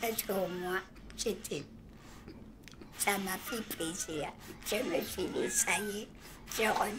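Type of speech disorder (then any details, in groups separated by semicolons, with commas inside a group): Oesophageal speech; total laryngectomy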